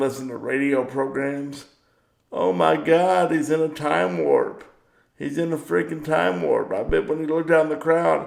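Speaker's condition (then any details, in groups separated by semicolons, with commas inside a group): Cerebral palsy; power wheelchair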